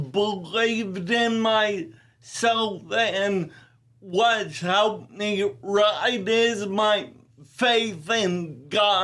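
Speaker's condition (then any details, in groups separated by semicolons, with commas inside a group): Ataxia telangiectasia; rare muscular dystrophy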